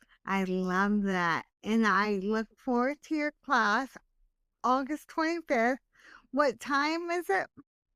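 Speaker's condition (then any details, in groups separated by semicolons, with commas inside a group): Cerebral palsy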